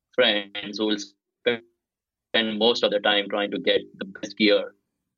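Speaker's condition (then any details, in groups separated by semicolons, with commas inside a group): Stuttering; may block on some words, may repeat sounds; prolonged sounds, blocks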